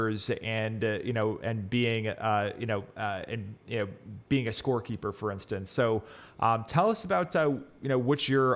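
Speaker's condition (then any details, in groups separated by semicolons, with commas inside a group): No condition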